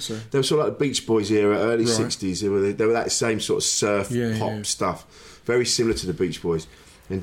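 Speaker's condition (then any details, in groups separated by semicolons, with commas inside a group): No condition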